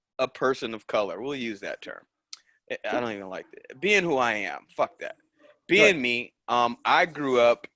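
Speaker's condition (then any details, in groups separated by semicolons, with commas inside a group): No condition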